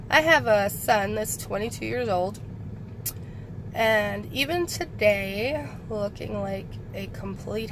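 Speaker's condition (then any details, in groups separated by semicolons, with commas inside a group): No condition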